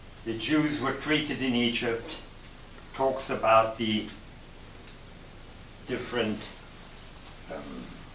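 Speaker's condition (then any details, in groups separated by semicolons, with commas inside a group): No condition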